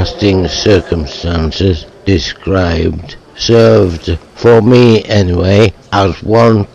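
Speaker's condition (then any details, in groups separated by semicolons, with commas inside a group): Motor neuron disease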